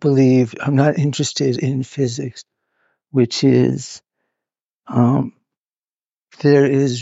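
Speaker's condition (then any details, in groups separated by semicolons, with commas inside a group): Parkinson's; hidden in early stages, now openly displayed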